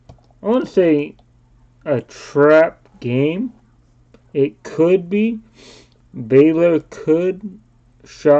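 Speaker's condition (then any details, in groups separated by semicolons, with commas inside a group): Cerebral palsy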